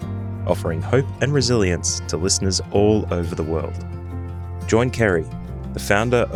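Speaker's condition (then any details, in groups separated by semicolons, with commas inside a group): No condition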